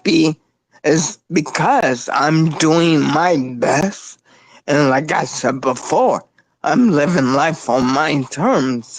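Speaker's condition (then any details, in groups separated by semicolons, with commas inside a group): Spinocerebellar ataxia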